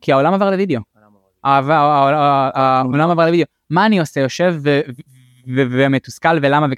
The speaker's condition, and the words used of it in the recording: Stuttering. אז אני יודע באיזה מילה אני הולך לגמגם.